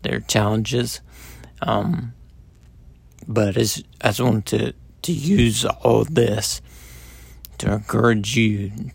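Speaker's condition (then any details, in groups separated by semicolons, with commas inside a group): Multiple sclerosis; cannot do some things; slurred words, talking pretty low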